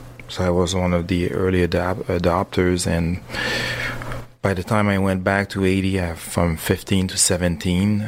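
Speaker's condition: No condition

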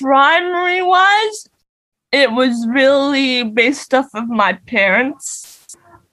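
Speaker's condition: Cerebral palsy; non-progressive, needs change over time

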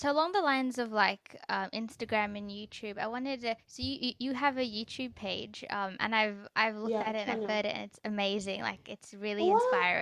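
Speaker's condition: No condition

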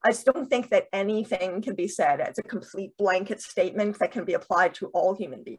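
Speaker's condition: Deafness with cochlear implants, bilateral cochlear implants; uses two cochlear implants

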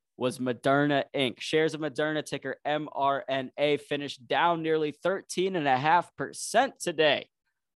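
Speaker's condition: No condition

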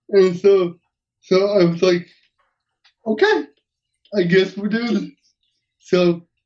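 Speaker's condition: Cerebral palsy; uses wheelchair, hearing intact

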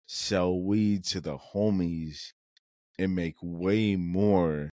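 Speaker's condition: Cerebral palsy; muscles needing relaxation

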